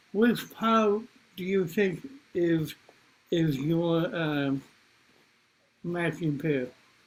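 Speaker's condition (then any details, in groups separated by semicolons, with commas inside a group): Cerebral palsy; from birth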